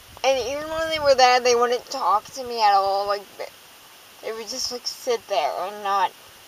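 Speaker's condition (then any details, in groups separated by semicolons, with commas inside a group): Cerebral palsy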